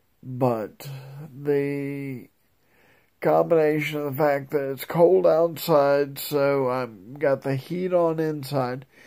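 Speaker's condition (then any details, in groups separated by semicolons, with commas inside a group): Multiple sclerosis; likely primary progressive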